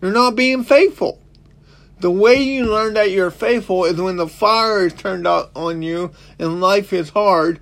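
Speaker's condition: Cerebral palsy; walks with a limp

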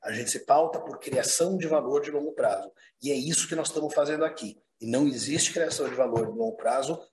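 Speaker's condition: No condition

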